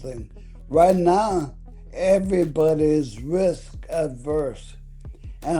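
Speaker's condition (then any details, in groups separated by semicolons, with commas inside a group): ALS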